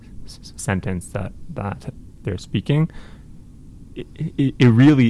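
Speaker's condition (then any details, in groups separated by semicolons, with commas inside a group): Stuttering; persisting into adulthood, no cure, managed, no family history, past blocks up to 30 seconds; always stutters, varies by day and week, no clear pattern, retimes breaths, Israeli Zoom support group; more when nervous, less when angry, tends not to block when singing, uncoordinated breathing contributes; repeated sounds, repeated words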